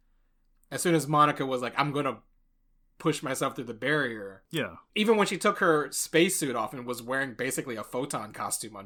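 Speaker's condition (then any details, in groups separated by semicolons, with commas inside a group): No condition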